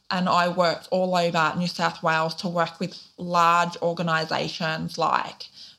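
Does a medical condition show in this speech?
Yes: deafness, profound; weekly private speech therapy in childhood, speaks clearly, bilingual Auslan and spoken English.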